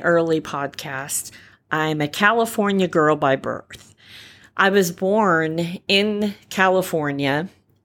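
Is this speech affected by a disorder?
Yes: repaired cleft palate, cleft palate without cleft lip; congenital cleft, roof of mouth only, single repair by plastic surgeon at about 9 months; uses voice for radio hosting, singing and public speaking.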